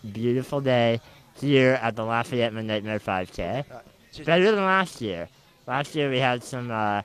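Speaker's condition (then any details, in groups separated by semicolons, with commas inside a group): Muscular dystrophy; wheelchair user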